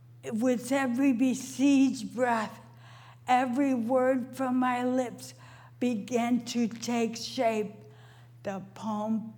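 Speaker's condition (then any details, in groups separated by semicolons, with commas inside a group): Stroke; memory and speech critically affected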